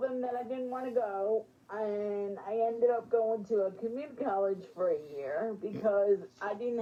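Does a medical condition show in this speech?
Yes: spastic quadriplegic cerebral palsy.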